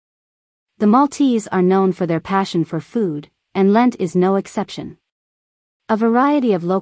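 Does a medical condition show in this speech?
No.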